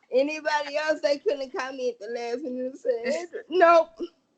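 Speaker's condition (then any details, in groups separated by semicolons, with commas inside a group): Cerebral palsy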